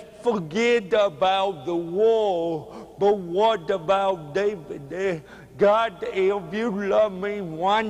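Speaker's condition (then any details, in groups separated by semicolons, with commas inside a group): Cerebral palsy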